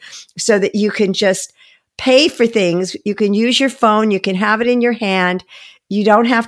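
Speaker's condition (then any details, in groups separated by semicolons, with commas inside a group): No condition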